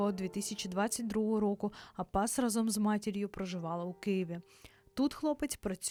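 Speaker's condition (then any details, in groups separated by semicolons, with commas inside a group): No condition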